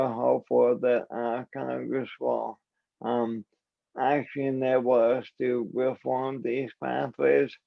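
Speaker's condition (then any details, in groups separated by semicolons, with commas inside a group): ALS; voice and hands affected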